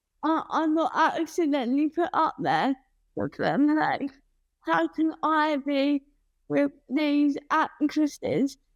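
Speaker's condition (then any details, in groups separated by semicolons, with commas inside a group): Cerebral palsy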